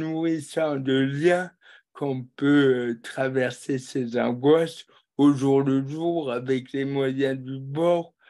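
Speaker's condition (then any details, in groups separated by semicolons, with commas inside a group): Cerebral palsy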